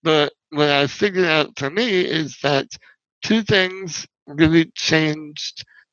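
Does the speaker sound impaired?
Yes: spinal muscular atrophy; wheelchair user, paralyzed from neck down with intact sensation, needs helper for all physical tasks.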